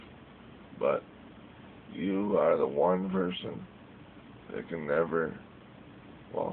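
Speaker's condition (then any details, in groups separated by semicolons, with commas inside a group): Cerebral palsy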